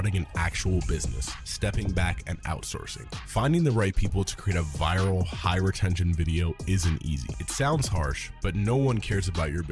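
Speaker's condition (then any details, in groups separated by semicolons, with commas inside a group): No condition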